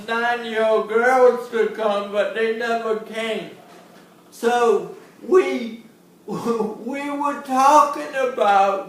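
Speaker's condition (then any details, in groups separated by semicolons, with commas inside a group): Cerebral palsy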